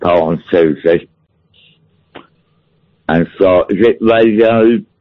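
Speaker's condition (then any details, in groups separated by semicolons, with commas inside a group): Jaw and tongue cancer surgery; parts of jaw and tongue surgically removed for cancer, cancer from smoking and drinking; recently out of hospital after surgery, radiotherapy consultation upcoming, seeing dietitian, on baby food; hard to understand, host struggles to follow, speaking better than expected, practising speech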